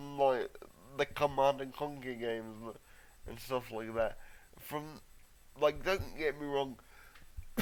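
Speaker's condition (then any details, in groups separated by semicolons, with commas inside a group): Cerebral palsy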